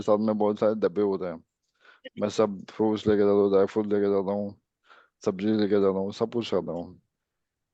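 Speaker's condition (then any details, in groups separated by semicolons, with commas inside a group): ALS; speech improved a little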